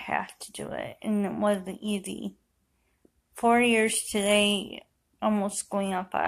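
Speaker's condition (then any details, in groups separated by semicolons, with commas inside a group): Cerebral palsy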